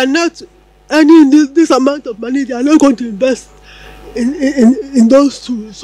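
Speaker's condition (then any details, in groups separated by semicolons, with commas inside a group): Cerebral palsy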